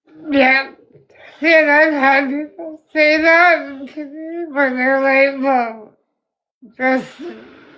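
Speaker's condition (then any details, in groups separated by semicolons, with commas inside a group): Spinal muscular atrophy type 2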